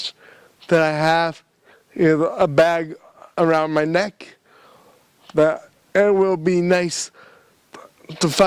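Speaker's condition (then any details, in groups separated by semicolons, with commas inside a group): Cerebral palsy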